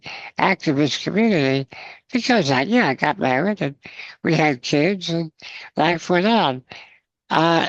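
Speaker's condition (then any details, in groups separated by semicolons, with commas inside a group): Spinal muscular atrophy; congenital, muscle weakness, wheelchair user; lifelong, age 62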